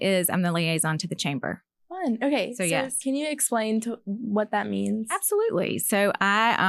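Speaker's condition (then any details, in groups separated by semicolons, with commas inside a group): No condition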